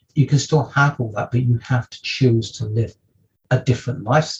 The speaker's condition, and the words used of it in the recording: No condition.